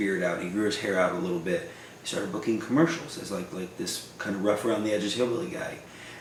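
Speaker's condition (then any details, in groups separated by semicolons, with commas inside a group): No condition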